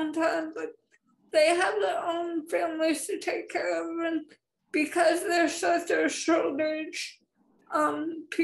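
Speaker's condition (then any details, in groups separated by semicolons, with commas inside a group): Spastic cerebral palsy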